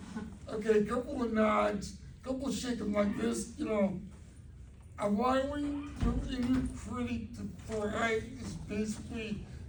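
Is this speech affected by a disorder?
Yes: cerebral palsy.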